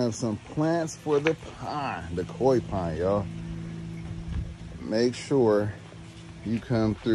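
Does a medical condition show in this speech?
No.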